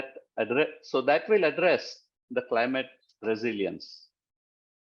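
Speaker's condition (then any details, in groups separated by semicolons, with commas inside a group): No condition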